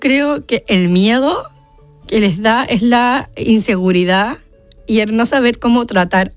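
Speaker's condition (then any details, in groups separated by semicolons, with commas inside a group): Down syndrome; diagnosed before birth; 30 years old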